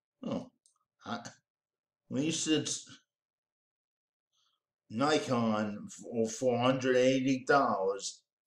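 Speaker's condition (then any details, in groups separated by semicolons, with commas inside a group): Cerebral palsy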